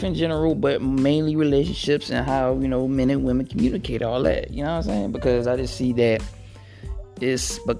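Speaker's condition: No condition

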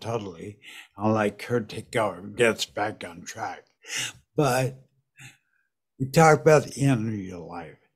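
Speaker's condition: Brain injury and stroke; speech deficit

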